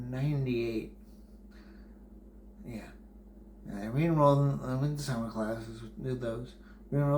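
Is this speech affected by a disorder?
Yes: brain injury; memory greatly affected.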